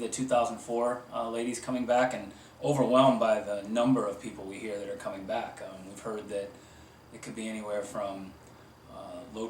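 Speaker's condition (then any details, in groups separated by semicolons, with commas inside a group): No condition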